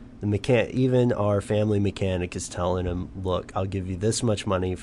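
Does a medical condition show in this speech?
No.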